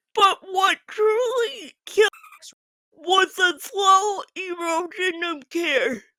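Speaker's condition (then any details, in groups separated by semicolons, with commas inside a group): Physical speech impairment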